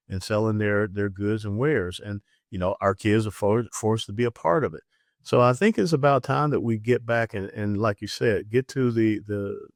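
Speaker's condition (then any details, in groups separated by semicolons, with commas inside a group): No condition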